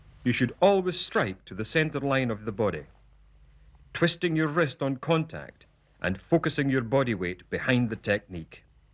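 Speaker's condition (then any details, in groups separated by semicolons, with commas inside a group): No condition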